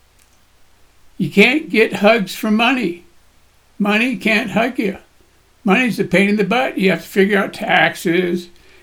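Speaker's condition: Parkinson's disease; voice shakes, body shakes

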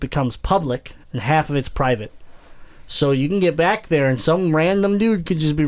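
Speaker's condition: Cleft palate; congenital cleft palate

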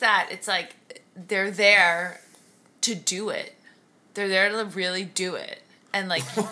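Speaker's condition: No condition

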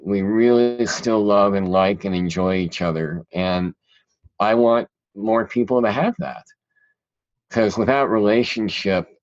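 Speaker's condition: Cleft palate; present since childhood

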